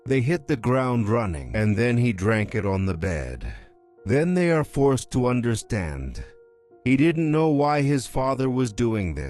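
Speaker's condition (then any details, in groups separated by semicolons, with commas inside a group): No condition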